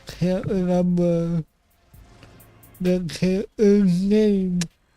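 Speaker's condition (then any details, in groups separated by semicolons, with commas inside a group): Cerebral palsy; affects voice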